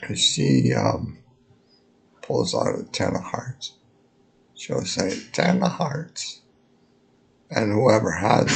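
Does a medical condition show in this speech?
Yes: multiple sclerosis.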